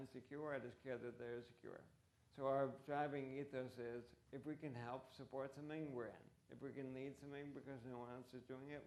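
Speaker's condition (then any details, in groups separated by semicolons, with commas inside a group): ALS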